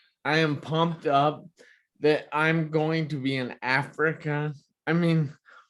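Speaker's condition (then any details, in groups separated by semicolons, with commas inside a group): Traumatic brain injury; ventilator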